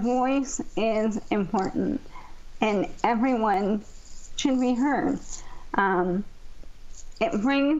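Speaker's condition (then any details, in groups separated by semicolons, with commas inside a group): ALS; ALS over 15 years since diagnosis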